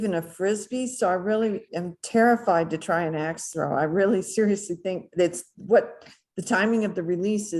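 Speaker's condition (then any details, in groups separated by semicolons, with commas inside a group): No condition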